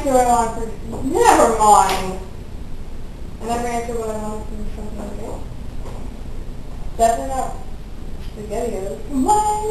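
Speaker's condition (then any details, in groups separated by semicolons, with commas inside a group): No condition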